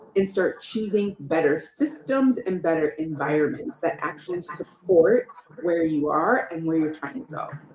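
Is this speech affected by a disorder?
No.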